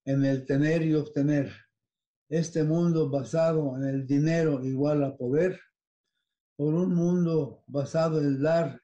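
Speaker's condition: Parkinson's disease; no tremor

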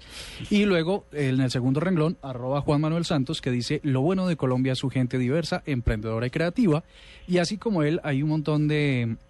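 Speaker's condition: No condition

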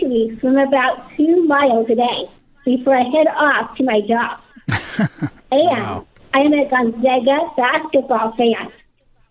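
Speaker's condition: Down syndrome; described as extraordinary public speaker

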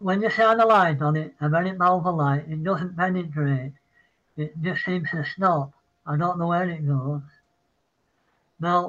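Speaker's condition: Parkinson's; apologizes mid-sentence

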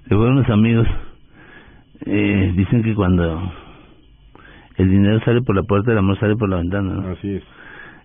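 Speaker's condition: Parkinson's disease; stooped posture at times

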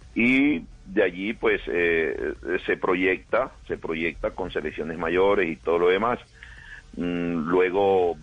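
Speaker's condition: No condition

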